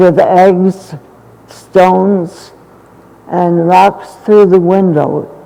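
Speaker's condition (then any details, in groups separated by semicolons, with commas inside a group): Essential tremor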